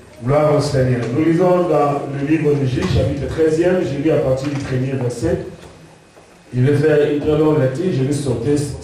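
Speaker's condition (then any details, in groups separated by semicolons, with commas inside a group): No condition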